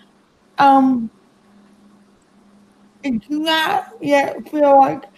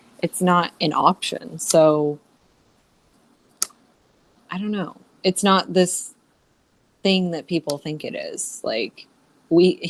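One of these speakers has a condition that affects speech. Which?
The first: cerebral palsy; present from birth; speech affected, sounds like stroke to others.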